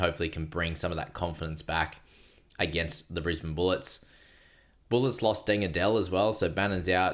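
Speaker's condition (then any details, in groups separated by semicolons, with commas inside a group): No condition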